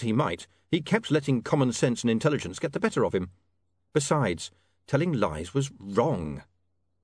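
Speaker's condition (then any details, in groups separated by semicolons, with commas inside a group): No condition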